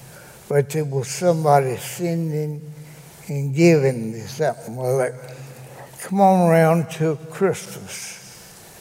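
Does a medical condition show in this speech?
Yes: cerebral palsy; present from birth.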